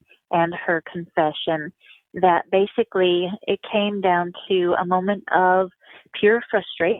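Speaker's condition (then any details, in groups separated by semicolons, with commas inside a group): No condition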